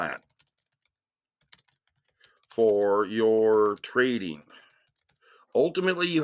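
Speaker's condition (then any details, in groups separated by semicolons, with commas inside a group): No condition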